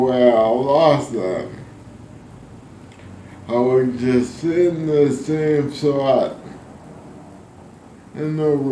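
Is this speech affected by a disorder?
Yes: ALS; spasticity main symptom.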